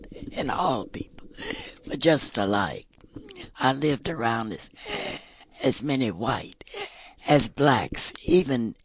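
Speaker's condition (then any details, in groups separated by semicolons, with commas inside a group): Vocal cord paralysis, tracheotomy; paralyzed vocal cords causing insufficient breath, tracheotomy tube since before daughter's birth; tracheotomy tube in place, only way to breathe, age 90; audible hissing when speaking, must close tube with finger to talk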